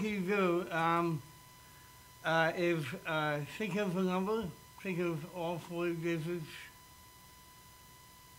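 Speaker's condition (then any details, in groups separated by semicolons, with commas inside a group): Cerebral palsy; present since birth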